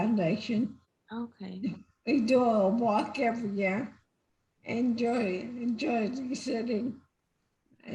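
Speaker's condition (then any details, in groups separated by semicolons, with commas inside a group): Multiple system atrophy; weakened speaking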